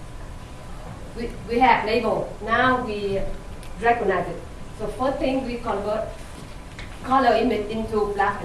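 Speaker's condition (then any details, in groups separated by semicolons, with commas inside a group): No condition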